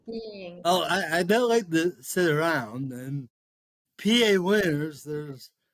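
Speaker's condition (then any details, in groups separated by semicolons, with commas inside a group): Cerebral palsy; speech affected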